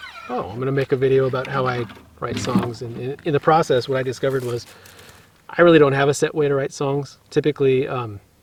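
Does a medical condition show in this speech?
No.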